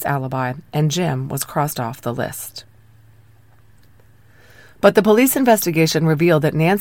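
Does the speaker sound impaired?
No.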